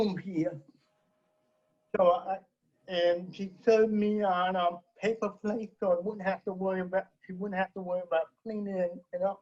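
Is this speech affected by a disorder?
Yes: cerebral palsy.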